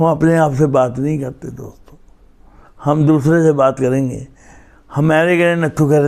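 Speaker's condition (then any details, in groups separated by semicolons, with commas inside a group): Cerebral palsy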